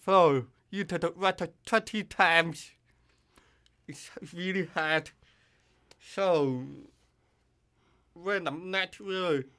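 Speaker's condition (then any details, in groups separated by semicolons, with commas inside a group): Deafness; now water-resistant cochlear implant with ear hook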